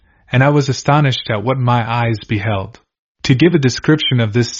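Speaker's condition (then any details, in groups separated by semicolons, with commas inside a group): No condition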